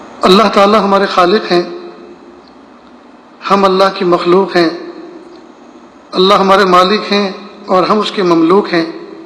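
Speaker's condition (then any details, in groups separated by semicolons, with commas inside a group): No condition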